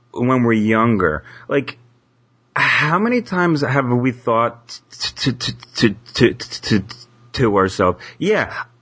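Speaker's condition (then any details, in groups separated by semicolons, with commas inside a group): Stuttering; person who stutters; in psychotherapy, helping with letting go and accepting stuttering; stutter-like tension when signing own name, worse under pressure or with people watching; repeated words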